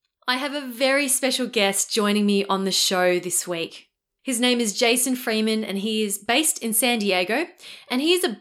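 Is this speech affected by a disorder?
No.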